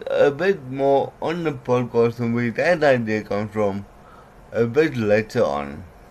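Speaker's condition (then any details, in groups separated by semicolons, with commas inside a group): Cerebral palsy; myasthenia gravis muscle fatigue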